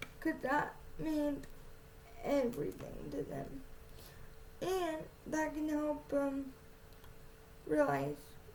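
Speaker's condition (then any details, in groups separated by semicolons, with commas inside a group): Cerebral palsy, spastic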